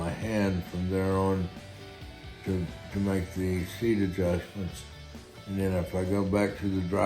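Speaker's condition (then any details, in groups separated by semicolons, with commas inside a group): Guillain-Barré syndrome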